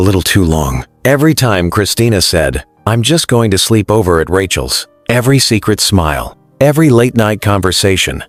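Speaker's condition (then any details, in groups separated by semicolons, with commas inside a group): No condition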